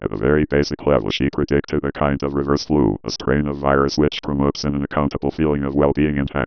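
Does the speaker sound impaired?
No.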